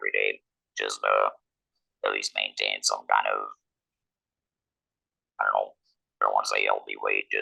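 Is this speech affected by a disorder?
Yes: laryngectomy, electrolarynx; laryngectomy with radiation, age 47.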